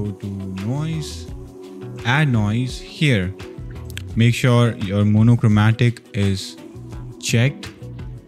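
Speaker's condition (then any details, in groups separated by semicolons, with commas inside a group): No condition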